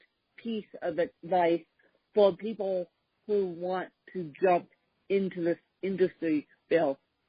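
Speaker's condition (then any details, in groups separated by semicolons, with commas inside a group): Cerebral palsy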